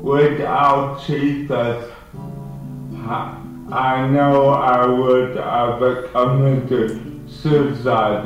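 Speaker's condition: Cerebral palsy; speaking in short recorded video testimony played during lecture

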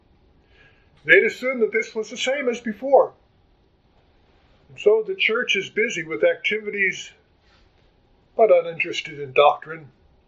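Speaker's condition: No condition

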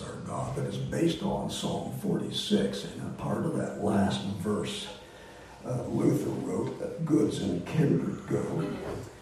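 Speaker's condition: Voice disorder; not contagious

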